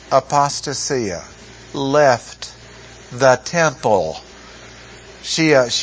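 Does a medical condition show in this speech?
No.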